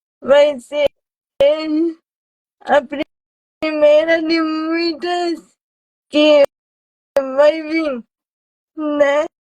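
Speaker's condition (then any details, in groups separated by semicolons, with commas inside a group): Cerebral palsy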